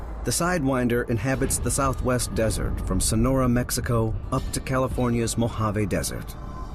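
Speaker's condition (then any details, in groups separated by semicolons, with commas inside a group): No condition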